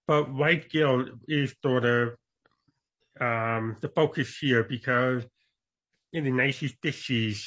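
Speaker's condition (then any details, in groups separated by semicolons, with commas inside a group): Deafness; congenital deafness, born deaf, mainstreamed into hearing schools as child; deaf accent, tries to speak as clearly as possible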